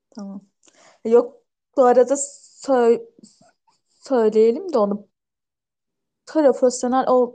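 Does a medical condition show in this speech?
Yes: stuttering; familial stuttering, mother also stutters, stuttering center around age 13, joined Kekemeler Derneği at 25-26; sound and syllable repetitions, stuttered 5-10 times more than usual on first podcast from nervousness; here repeated sounds.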